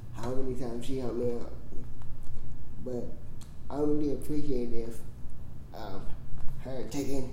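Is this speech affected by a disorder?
Yes: cerebral palsy; prevents flowing speech, says a few words then staggers, teacher Duke sings main rap vocals.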